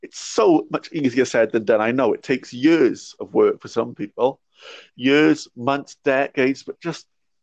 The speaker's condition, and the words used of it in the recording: Stuttering. Everyone knew about it, because it's obvious that I stutter, obvious that I block.